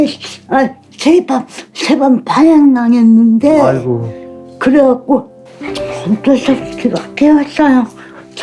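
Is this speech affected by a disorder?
Yes: cerebral palsy; sudden onset about one year ago, difficulty with self-care.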